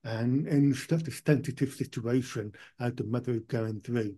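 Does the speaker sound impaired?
Yes: profound deafness; born profoundly deaf, cochlear implant one ear after ear problem.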